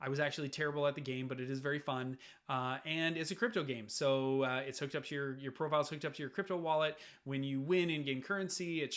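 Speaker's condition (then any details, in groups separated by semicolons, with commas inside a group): No condition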